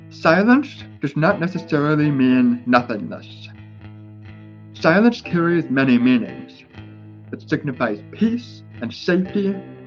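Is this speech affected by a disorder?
Yes: deafness with speech impediment; born deaf, years of speech therapy, cannot really hear voices in interviews.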